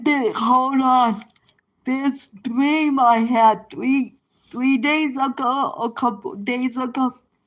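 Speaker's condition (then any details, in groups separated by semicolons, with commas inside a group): Cerebral palsy; present from birth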